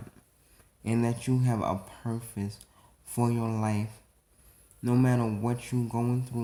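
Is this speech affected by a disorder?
Yes: cerebral palsy; atypical speech.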